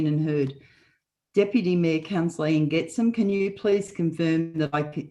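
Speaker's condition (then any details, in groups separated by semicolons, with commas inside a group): No condition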